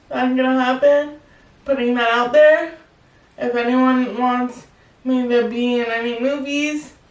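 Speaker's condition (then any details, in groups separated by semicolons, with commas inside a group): Spastic quadriplegic cerebral palsy; physical therapy including walking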